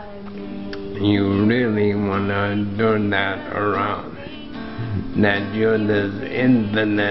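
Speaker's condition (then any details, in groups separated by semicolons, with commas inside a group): ALS; affects speech and breathing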